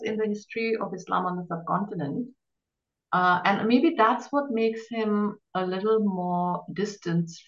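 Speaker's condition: No condition

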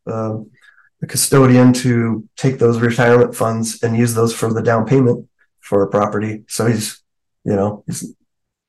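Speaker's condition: No condition

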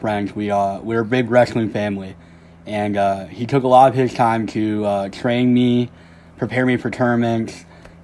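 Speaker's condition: Cleft lip and palate; one more surgery left, doing well

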